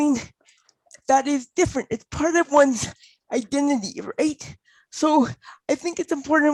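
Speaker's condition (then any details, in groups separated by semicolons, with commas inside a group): Cerebral palsy; mainly fine motor and speech, no mobility aids; speech impediment, speaking effortful, voice worse standing, easier seated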